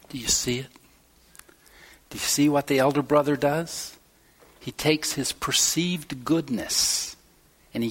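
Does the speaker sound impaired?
No.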